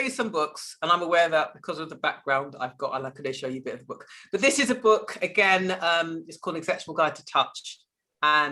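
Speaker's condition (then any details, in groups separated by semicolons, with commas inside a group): No condition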